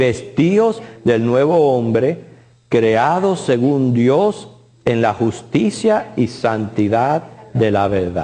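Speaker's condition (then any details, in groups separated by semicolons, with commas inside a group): No condition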